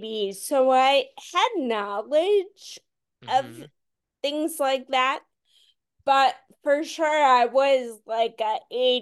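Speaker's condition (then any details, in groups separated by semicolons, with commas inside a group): Friedreich's ataxia; symptoms from about 13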